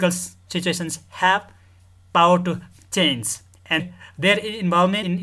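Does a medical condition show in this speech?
Yes: stammering; taking action on it; may be difficult for listeners to follow; here prolonged sounds.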